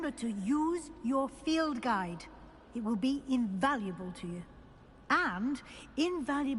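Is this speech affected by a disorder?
No.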